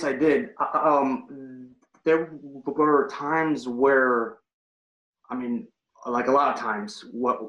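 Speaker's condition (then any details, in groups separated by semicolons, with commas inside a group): Stuttering; self-identified stutterer, long accepted stutter without treatment, later Pro 90 day system with Michael Williams; before starting Pro 90d program, considering starting speech therapy program; stammering, choppy word-by-word speech, too fast and abrupt, improper inhaling, insufficient air; prolonged sounds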